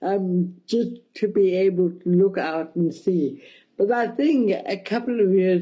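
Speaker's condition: Cerebral palsy, mild; speech mildly affected

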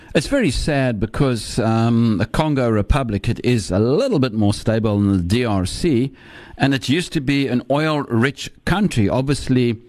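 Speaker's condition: No condition

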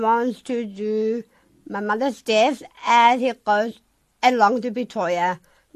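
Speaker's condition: Down syndrome; age 20

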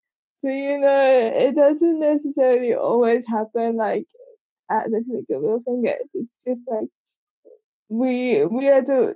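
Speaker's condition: Cerebral palsy; congenital, from birth, age 25

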